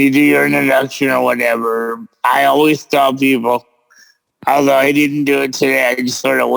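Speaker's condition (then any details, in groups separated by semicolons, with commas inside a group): Cerebral palsy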